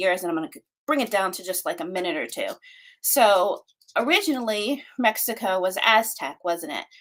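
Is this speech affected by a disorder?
No.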